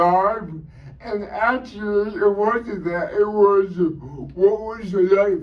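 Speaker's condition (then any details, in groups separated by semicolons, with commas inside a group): Cerebral palsy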